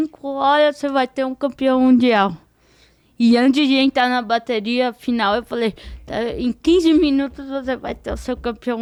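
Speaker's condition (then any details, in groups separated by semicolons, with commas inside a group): Cerebral palsy; diparetic form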